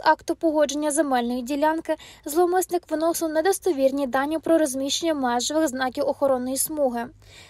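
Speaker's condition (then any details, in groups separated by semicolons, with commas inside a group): No condition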